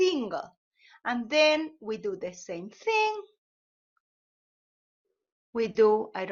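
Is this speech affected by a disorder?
No.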